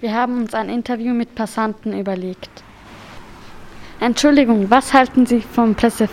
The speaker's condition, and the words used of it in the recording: None; typical speech.